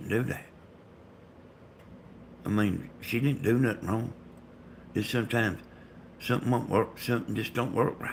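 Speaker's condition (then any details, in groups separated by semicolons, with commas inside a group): Brain bleed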